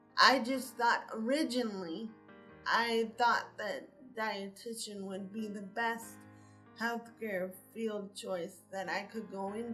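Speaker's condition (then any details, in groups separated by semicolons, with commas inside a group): Cerebral palsy; from birth; diagnosed about age 5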